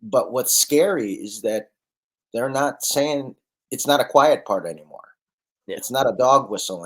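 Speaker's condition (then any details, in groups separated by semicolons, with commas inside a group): No condition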